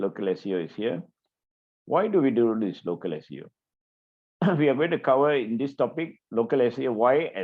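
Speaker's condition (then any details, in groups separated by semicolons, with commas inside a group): No condition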